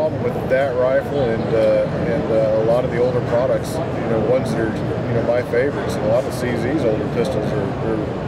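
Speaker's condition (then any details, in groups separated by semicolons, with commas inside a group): No condition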